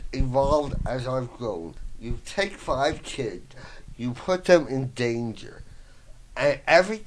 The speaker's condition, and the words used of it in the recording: Brain injury. The reason I have a problem or a challenge talking is a fireman partially damaged my voice box when he inserted a trach tube.